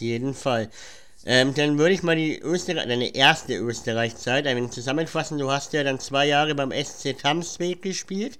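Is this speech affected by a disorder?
Yes: cleft palate; cleft palate present since childhood, speech impediment; says cannot pronounce country name Guatemala because of cleft palate.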